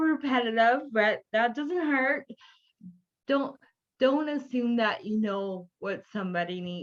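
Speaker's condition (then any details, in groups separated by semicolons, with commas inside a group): Cerebral palsy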